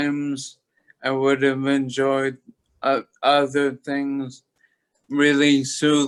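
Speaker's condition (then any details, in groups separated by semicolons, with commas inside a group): Toxic leukoencephalopathy, locked-in syndrome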